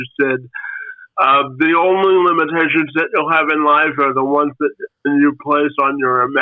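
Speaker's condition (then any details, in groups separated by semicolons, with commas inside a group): Spastic quadriplegic cerebral palsy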